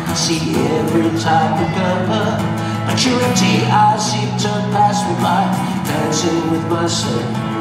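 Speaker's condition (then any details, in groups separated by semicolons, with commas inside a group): No condition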